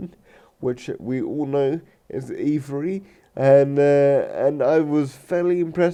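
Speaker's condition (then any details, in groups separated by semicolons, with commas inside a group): Cerebral palsy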